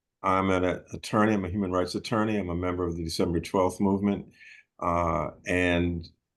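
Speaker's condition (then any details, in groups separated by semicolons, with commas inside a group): No condition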